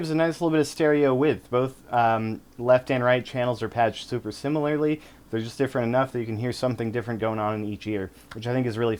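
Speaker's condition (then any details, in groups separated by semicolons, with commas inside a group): No condition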